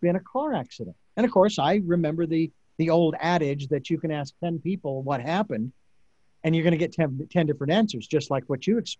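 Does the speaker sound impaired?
No.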